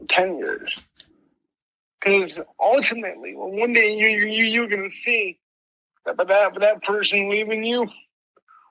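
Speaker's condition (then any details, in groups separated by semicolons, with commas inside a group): Mild cerebral palsy; speech impediment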